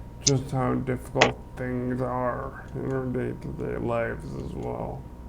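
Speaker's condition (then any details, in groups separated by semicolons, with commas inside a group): Cerebral palsy; limbs affected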